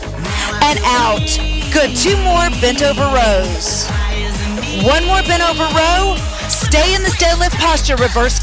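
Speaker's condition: No condition

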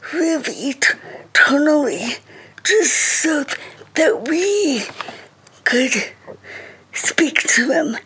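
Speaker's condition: Cerebral palsy; speech affected, reading very slow

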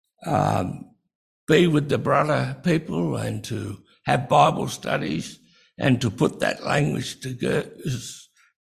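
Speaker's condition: Breathing-related speech difficulty; insufficient breathing while speaking; a lot of trouble speaking from insufficient breathing

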